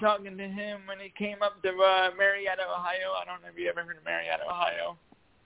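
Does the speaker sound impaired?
Yes: cerebral palsy; past challenges speaking up, voice improved over last year, spanish speaker with limited english.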